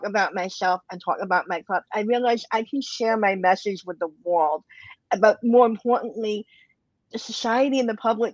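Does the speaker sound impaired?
Yes: cleft lip and palate, bilateral.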